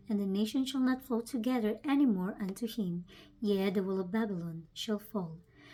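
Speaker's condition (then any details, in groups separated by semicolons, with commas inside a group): No condition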